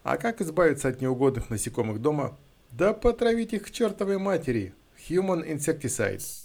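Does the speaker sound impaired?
No.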